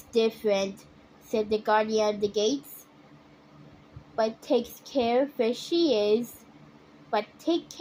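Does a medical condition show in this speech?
No.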